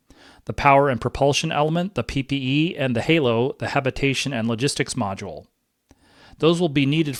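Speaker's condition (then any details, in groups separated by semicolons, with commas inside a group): No condition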